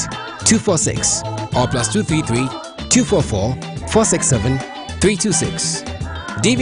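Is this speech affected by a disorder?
No.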